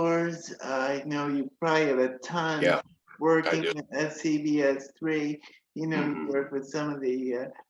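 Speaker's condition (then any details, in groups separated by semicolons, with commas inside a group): Cerebral palsy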